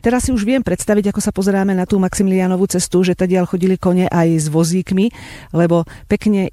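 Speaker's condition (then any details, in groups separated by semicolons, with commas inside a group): No condition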